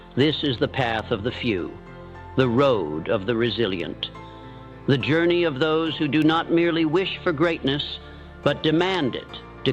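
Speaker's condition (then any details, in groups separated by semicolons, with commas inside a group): No condition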